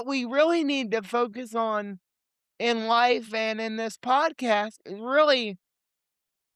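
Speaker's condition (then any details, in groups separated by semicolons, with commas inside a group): Cerebral palsy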